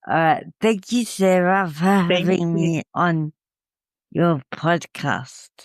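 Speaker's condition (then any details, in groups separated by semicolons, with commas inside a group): Cerebral palsy; uses wheelchair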